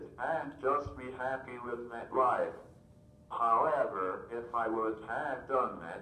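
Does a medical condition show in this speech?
Yes: cerebral palsy, athetoid.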